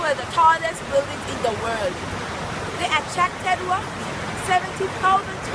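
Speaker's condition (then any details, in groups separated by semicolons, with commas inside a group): No condition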